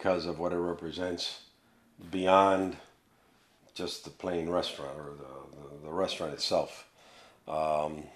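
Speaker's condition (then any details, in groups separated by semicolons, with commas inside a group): No condition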